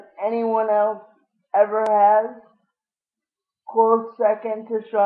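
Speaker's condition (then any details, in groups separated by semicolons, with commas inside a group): Cerebral palsy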